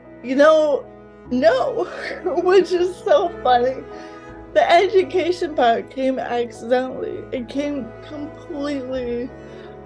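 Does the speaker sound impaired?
Yes: cerebral palsy, mild; mouth affected.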